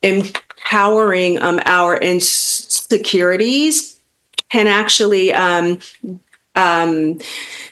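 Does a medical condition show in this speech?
Yes: stuttering; lifelong stuttering; pursues public speaking to face fear of talking, still stutters, feels vulnerable on podcasts; long-standing fear of talking, past avoidance of carrying conversations, stuttering held back career; here prolonged sounds.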